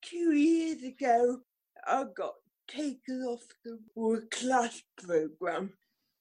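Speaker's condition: Cerebral palsy; physio

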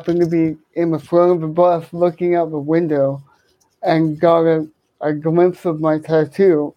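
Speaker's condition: Cerebral palsy, hemiplegia

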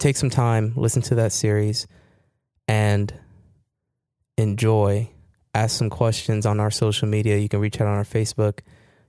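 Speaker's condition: No condition

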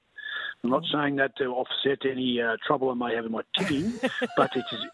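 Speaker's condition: No condition

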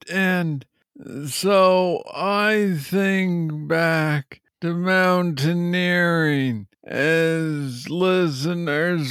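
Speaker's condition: Parkinson's disease; diagnosed at age 35

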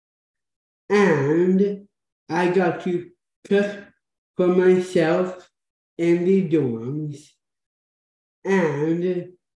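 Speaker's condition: Down syndrome

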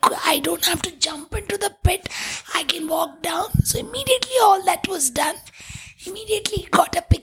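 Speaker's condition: Tracheostomy, vocal cords permanently constricted from smoke inhalation; voice called unforgettable

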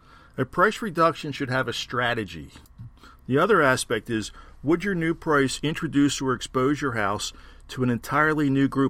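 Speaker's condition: No condition

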